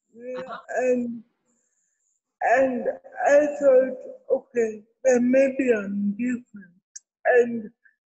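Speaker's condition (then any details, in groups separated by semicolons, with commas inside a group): Cerebral palsy; from birth in Kenya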